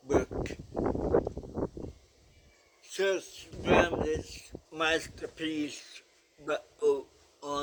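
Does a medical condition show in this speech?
Yes: cerebral palsy.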